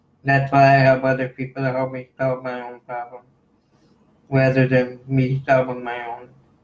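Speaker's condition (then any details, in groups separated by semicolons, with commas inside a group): Cerebral palsy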